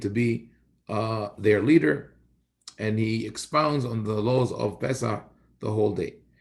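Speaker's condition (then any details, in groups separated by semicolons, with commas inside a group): No condition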